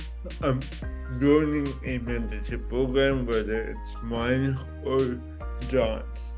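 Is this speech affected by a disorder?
Yes: cerebral palsy; from birth.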